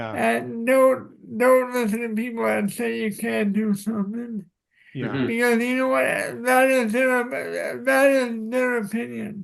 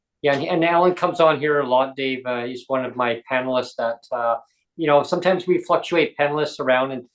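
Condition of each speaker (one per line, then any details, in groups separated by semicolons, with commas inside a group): Cerebral palsy
No condition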